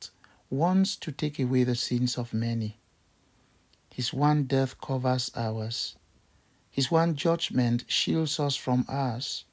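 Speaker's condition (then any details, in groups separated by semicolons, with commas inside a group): No condition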